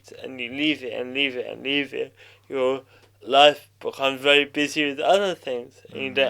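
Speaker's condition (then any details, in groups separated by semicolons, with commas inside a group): Cerebral palsy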